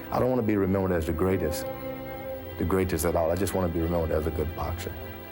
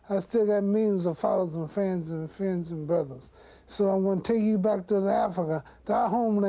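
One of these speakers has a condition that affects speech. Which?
The second: Parkinson's syndrome; no tremor, no weakness; sometimes slurred speech.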